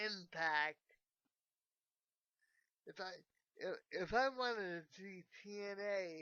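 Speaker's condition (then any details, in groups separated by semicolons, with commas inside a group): Cerebral palsy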